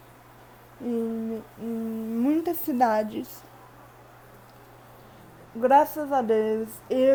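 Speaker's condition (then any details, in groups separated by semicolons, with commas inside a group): Cerebral palsy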